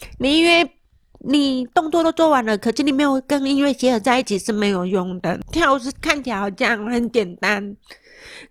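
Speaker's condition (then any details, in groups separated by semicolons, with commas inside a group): Moderate-to-severe hearing loss; wears hearing aids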